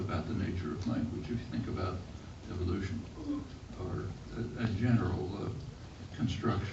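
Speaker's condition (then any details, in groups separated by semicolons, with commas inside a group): No condition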